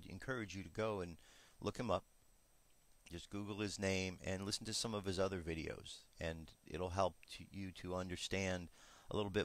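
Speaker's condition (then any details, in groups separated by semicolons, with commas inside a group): No condition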